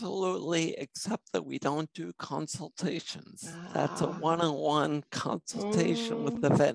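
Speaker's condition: Spinocerebellar ataxia; symptoms for over 40 years, no definitive treatment, self-experimenting on own symptoms

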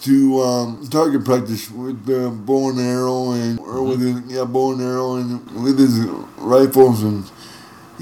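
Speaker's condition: Cerebral palsy; from birth

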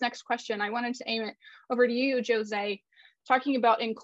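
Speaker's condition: No condition

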